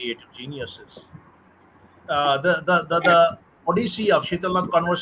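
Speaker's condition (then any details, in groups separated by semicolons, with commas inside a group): No condition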